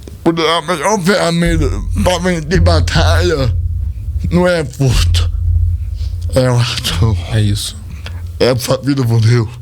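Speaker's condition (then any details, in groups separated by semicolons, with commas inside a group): Cerebral palsy; speech not normal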